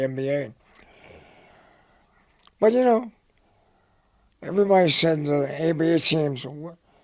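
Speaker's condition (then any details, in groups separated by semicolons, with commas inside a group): Head and neck cancer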